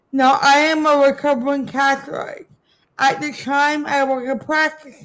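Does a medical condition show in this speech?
Yes: cerebral palsy.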